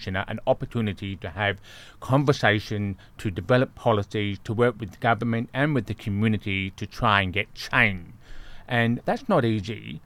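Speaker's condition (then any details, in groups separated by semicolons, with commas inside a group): Deafness, born deaf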